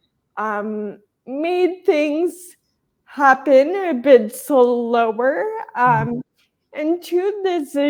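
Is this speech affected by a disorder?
Yes: traumatic brain injury; still slows things.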